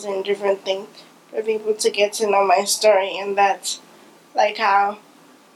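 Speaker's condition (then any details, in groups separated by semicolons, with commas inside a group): Cerebral palsy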